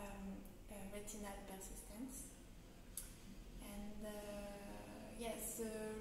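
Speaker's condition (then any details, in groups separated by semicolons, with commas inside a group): No condition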